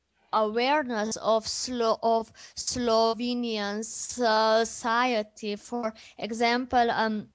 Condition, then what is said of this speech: Stuttering. Yes, it was, and I went 3 times and nothing changed. I still stutter, and so nothing changed.